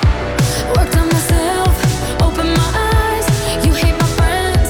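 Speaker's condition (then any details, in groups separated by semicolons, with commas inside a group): No condition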